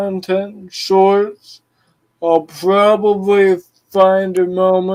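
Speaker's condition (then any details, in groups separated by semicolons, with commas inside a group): Cerebral palsy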